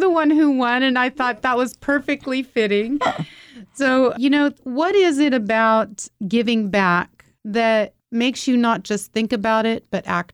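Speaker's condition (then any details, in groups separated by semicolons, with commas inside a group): No condition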